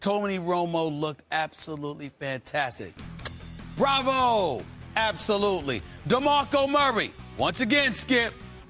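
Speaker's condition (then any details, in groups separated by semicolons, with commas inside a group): No condition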